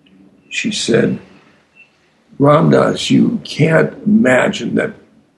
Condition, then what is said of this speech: Aphasia. This aphasia, speech, wow, just these silences.